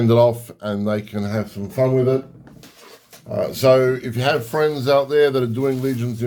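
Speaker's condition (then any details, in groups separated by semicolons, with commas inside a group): No condition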